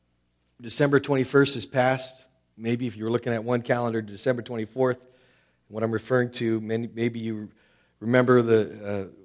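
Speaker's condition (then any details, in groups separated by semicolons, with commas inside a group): No condition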